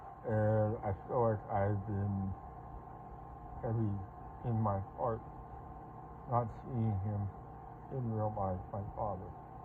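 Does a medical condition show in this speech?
Yes: Parkinson's; speech impediment.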